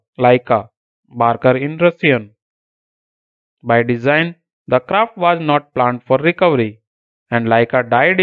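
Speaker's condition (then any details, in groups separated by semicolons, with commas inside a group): No condition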